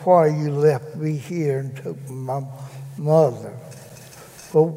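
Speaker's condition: Cerebral palsy; present from birth

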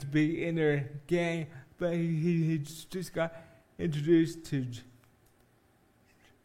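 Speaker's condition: Cerebral palsy; congenital

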